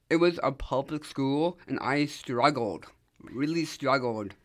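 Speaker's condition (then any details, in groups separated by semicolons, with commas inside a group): Down syndrome; able to do public speaking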